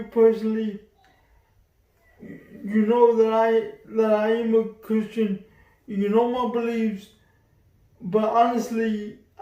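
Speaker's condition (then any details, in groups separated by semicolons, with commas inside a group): Cerebral palsy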